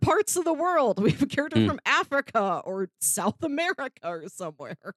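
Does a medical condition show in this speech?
No.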